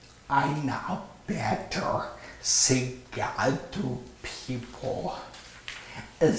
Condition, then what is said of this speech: Vocal cord paralysis. Second, I have a paralyzed vocal cord, which affects me to this day.